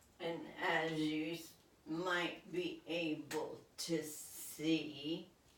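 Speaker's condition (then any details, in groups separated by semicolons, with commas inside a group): Essential tremor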